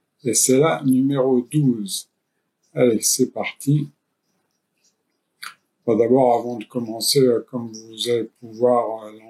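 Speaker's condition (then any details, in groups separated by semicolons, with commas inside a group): ALS; noninvasive ventilation at night for two-three months; increasing difficulty speaking, mainly due to breath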